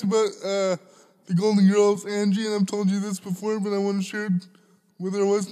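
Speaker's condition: Cerebral palsy; smokes a lot of cannabis

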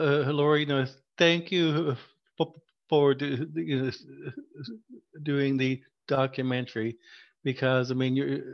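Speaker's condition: Stuttering; covert for years, word substitutions, avoided phone calls, introductions, traditional therapy with targets, techniques, full breath target; word substitution and avoidance to hide stuttering, formerly repeated starter phrase before name, audible stutter; prolonged sounds

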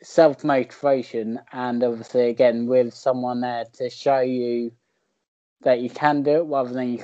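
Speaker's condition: Cerebral palsy

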